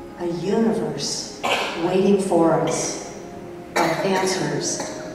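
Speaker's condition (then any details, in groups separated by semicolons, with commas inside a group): No condition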